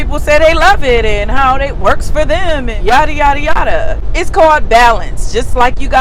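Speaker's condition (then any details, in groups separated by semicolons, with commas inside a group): No condition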